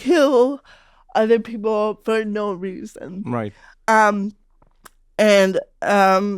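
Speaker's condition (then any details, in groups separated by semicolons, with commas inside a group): Cerebral palsy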